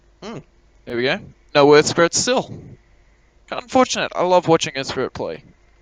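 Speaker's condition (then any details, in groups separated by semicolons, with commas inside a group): No condition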